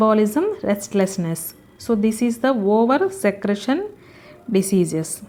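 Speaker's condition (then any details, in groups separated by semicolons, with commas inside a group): No condition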